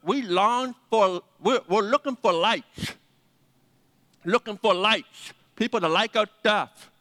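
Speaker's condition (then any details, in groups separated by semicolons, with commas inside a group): Deafness; needs names repeated several times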